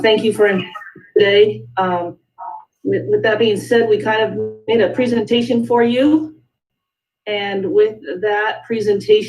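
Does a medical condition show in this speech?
No.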